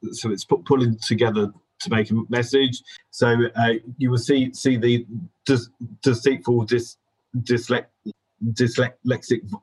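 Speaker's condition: Stammer; affecting language; repeated sounds, repeated words, blocks

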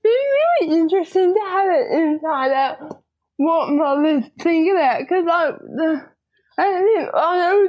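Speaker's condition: Cerebral palsy, diplegia; speech a bit odd

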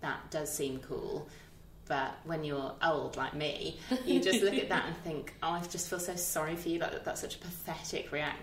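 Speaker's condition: No condition

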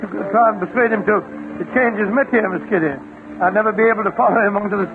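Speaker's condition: No condition

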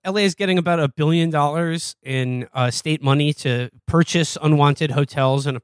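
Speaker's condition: No condition

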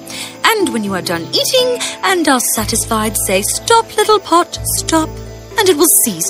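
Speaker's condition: No condition

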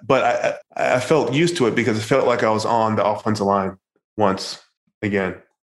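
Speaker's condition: Stutter, severe; stutter since birth; self-described horrible stutter, not gifted at speaking, always a challenge; repeated sounds, repeated words

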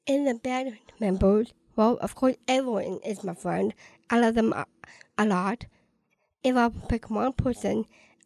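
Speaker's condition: Down syndrome

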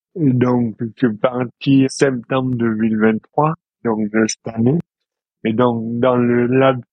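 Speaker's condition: Dystonia; present since birth

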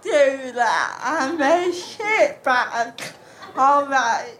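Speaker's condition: Cerebral palsy; since childhood

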